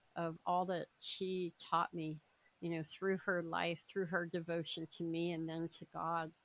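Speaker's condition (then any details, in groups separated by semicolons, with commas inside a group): Cleft palate, severe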